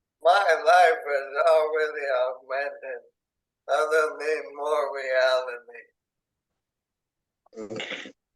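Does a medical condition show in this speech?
Yes: ALS, through a speech-generating device.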